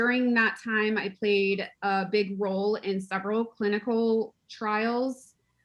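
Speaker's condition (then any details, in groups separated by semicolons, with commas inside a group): No condition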